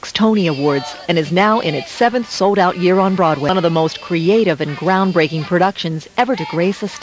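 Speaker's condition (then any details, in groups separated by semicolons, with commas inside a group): No condition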